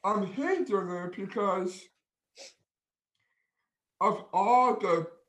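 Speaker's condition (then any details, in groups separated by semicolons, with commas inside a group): Down syndrome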